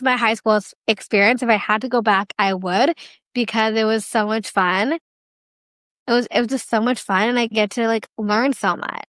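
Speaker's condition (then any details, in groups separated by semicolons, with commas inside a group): Down syndrome; duplicate of the 21st chromosome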